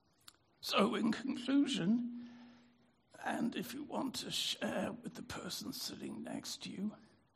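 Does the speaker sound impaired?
Yes: spasmodic dysphonia; teaching style changed.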